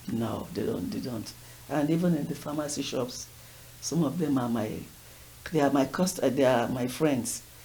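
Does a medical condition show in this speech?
No.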